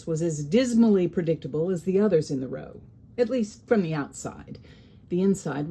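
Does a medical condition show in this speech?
No.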